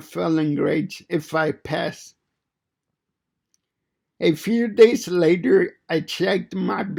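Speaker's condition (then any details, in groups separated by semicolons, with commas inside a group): Cerebral palsy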